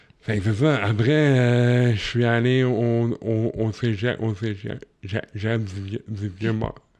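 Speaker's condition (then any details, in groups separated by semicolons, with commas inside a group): Cerebral palsy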